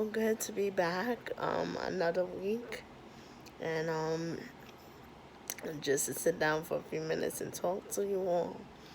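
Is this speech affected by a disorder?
Yes: cerebral palsy.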